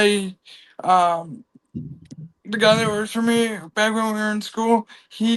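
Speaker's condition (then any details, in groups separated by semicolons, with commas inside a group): Cerebral palsy; from birth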